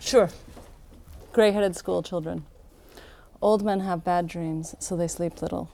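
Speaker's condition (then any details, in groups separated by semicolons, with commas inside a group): No condition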